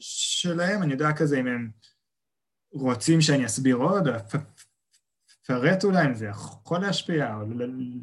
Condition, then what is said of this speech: Stuttering. אה, ואני מוצא את עצמי שבסיטואציות יותר מלחיצות קצת, אני אשתמש בשיטות האלה כי הן כן עוזרות לי להיות יותר בפלואו קצת.